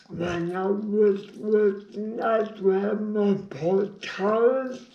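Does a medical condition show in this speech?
Yes: brain injury.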